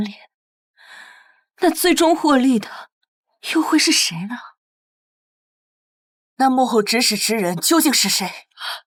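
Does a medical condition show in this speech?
No.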